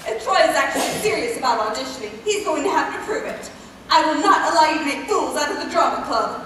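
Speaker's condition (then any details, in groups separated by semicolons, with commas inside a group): No condition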